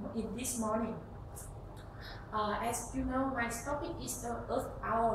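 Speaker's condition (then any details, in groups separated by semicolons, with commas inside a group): No condition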